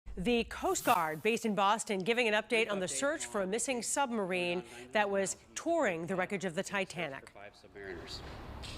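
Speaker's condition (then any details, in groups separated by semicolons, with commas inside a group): No condition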